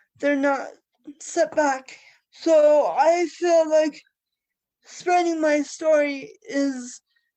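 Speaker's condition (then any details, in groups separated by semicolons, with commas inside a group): Cerebral palsy; trunk control difficulty, ongoing physical therapy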